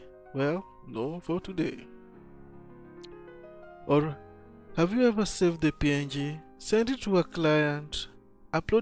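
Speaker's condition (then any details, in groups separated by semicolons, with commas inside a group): No condition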